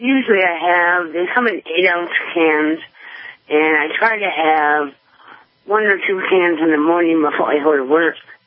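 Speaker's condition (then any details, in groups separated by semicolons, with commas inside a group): Throat cancer; throat cancer diagnosed last year, unable to swallow anything by mouth, all intake via enteral feeding tube; recent loss of energy, difficulty gaining weight; no stated effect on speech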